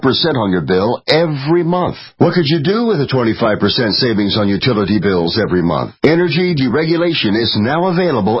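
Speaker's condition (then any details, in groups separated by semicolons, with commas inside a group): No condition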